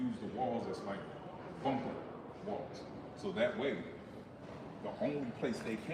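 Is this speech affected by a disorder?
No.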